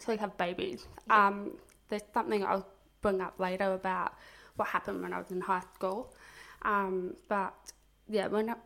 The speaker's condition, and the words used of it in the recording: Deafness. All my life, I think a lot of people mentioned or labelled me as hearing impaired because I could talk.